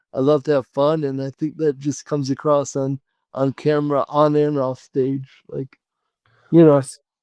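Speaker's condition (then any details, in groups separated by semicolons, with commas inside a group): Cerebral palsy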